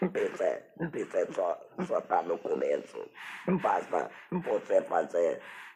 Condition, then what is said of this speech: Throat cancer. E hoje, graças a Deus e graças à Fonoaudiologia, eu estou falando com voz esofágica.